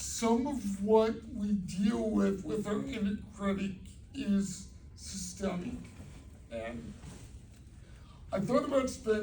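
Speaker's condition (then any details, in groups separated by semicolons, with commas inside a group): Cerebral palsy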